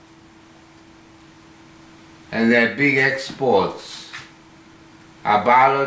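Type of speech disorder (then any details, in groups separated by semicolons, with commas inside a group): Slurred speech; drug-induced slurred speech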